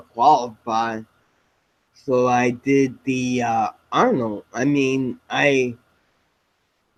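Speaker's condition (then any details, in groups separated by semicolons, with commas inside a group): Spinocerebellar ataxia type 7, SCA7; speech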